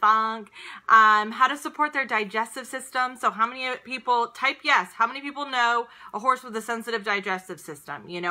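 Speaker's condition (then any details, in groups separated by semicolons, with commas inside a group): No condition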